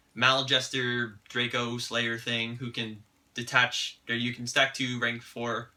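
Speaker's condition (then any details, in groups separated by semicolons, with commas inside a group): No condition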